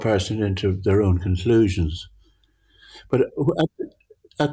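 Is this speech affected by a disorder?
Yes: Parkinson's; altered visual perception.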